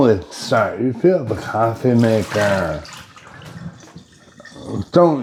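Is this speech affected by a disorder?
Yes: brain injury.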